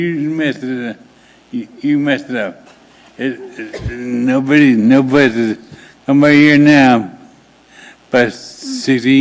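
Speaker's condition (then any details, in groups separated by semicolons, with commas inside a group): Traumatic brain injury; car accident; after car accident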